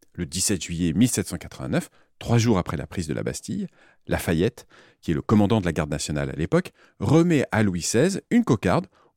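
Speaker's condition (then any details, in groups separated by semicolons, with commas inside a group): No condition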